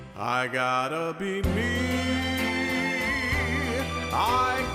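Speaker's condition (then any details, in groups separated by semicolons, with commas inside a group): No condition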